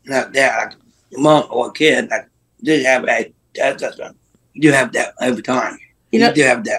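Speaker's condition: Down syndrome; low muscle tone; photography allowed him to communicate, to show people things

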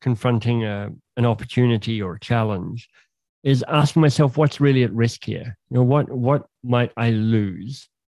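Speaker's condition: Cleft lip and palate; slight speech impediment

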